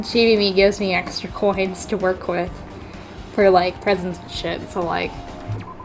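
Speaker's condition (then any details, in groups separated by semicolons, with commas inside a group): No condition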